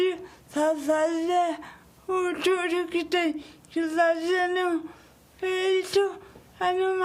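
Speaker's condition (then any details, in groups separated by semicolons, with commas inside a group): Cerebral palsy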